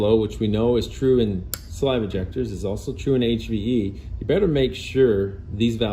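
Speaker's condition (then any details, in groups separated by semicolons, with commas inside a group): No condition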